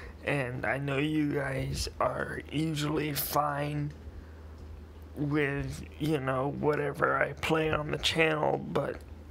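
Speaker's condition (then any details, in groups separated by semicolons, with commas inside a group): Cerebral palsy, mild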